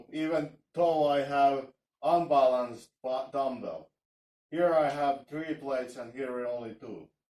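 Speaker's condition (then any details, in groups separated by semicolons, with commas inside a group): No condition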